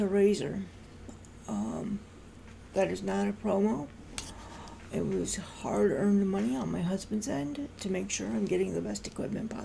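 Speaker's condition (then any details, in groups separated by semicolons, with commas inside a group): Cerebral palsy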